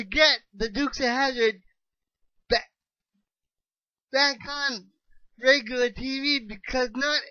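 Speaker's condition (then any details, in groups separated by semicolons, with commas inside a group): Cerebral palsy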